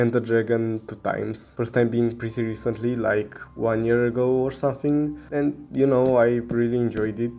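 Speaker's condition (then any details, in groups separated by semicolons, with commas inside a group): No condition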